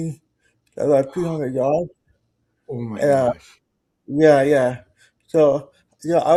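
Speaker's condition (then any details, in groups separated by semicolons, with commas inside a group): Cerebral palsy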